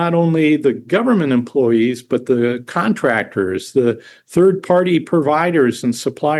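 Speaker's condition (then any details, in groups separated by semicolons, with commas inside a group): No condition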